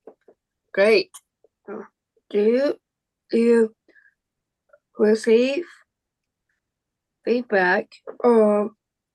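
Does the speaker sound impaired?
Yes: Down syndrome.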